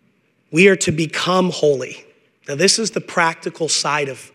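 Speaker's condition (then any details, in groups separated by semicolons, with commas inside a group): No condition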